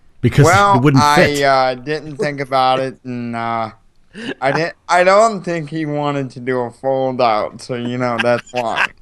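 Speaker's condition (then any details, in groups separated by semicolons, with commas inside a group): Cerebral palsy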